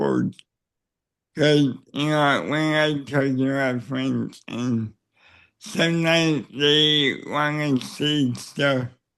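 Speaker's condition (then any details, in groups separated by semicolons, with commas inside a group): Cerebral palsy; neck surgery went badly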